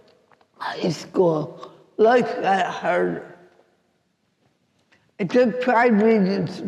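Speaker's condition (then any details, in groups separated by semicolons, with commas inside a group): Cerebral palsy; affects walking and speech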